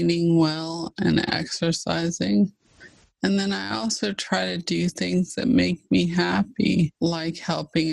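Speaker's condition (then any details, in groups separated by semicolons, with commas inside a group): ALS (Lou Gehrig's disease); fast progressing form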